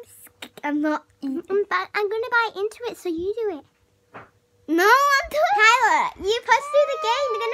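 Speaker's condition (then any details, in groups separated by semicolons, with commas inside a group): No condition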